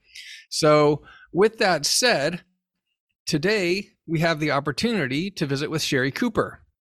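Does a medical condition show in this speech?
No.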